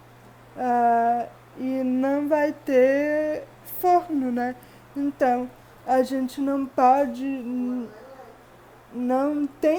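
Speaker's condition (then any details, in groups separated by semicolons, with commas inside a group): Cerebral palsy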